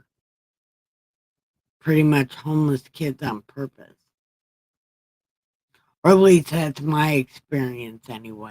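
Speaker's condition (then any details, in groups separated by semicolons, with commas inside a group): Brain injury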